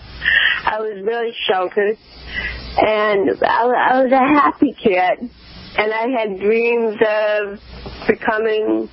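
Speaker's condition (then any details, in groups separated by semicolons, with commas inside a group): Cerebral palsy; cerebral palsy from premature birth, birth trauma, lack of oxygen, spinal cord surgery C1 to C7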